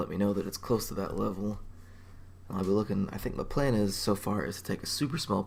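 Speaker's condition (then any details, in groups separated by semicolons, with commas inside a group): No condition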